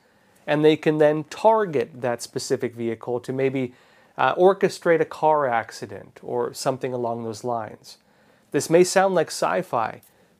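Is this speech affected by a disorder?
No.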